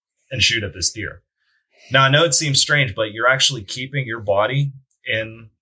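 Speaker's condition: No condition

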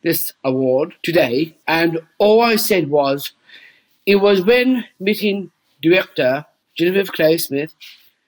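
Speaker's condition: Down syndrome

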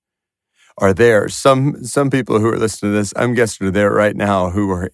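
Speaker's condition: No condition

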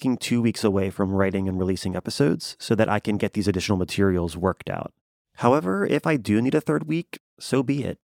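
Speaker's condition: No condition

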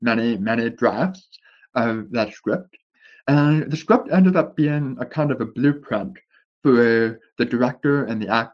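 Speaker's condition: Deafness with speech impediment; born deaf, years of speech therapy, English not familiar, cannot really hear voices in interviews; speech shaped by years of speech therapy; some words difficult to say, must adjust tongue to speak properly

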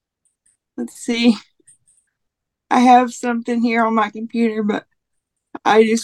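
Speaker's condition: Cerebral palsy; no speech dictation software at present, would like to have it

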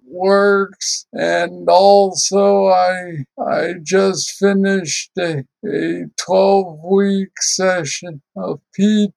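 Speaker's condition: Parkinson's disease; young onset, deep brain stimulation done twice

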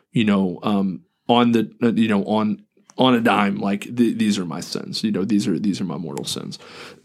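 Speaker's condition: No condition

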